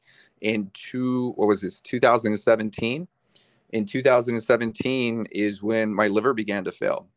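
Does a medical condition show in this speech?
No.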